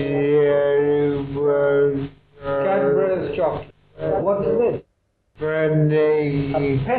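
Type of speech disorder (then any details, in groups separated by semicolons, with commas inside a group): Spastic dysarthria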